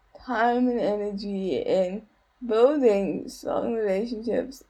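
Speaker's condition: Cerebral palsy; diagnosed at 11 months, full-time motorized wheelchair user, never able to walk independently; age 29; voice may go down sometimes, slower to take breaths, limited lung capacity, energy and effort

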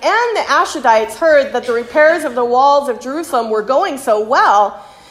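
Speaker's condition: No condition

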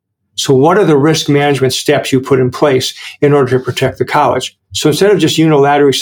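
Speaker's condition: No condition

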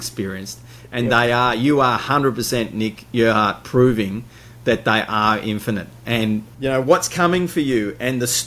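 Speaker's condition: No condition

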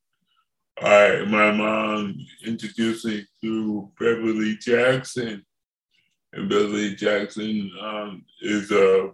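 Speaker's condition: Cerebral palsy; from birth

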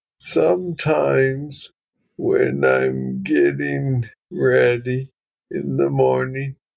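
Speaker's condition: Parkinson's disease, young onset

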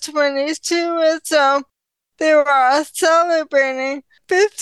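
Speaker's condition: ALS; slower progression than expected

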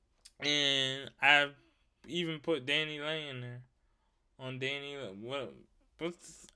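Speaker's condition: Cerebral palsy; wheelchair user

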